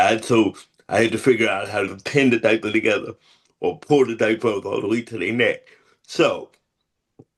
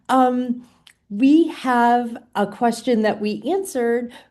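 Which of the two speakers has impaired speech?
The first: cerebral palsy; spastic type, uses feet for hand tasks.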